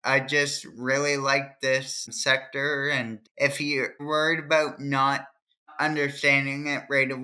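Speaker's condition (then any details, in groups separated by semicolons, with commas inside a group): Cerebral palsy; from birth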